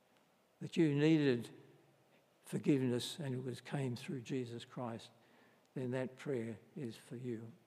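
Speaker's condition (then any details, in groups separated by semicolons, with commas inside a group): Parkinson's disease; varying, unpredictable effects, best with careful medication timing and enough rest; voice may crack, concern about voice carrying through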